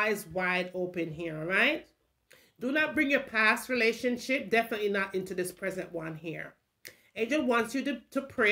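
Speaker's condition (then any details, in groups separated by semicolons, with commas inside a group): No condition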